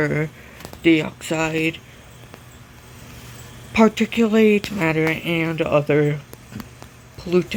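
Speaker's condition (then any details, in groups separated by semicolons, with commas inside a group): Cerebral palsy; from birth, walks with walker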